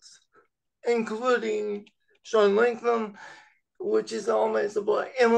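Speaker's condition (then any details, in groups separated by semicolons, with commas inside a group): Cerebral palsy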